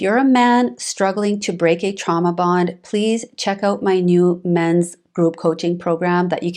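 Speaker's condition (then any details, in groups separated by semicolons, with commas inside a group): No condition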